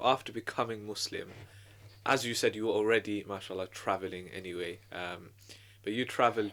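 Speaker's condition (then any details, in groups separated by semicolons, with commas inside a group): No condition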